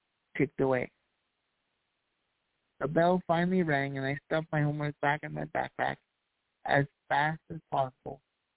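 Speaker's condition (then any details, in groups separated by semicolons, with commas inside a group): Cerebral palsy; walked with walker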